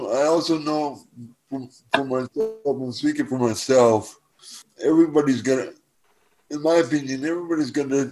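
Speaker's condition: Cerebral palsy; spastic type, uses wheelchair for mobility

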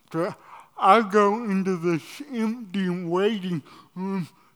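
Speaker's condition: Cerebral palsy

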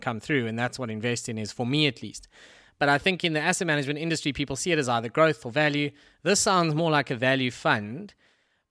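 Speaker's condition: No condition

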